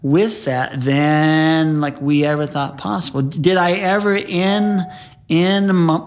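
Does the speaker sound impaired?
Yes: stuttering; once could not talk, withdrew from talking to people for a time; on mission fluent when teaching, other times stuttered repeatedly, couldn't put two words together; here repeated words, prolonged sounds.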